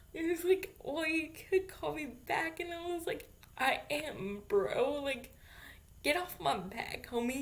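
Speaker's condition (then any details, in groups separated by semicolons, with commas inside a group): Cerebral palsy; infant ventilator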